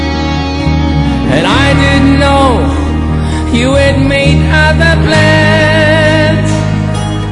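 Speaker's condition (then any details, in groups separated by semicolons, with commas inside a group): No condition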